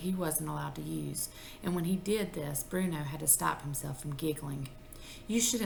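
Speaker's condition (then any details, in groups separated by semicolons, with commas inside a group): No condition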